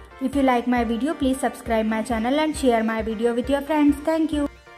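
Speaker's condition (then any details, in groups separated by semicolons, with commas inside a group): No condition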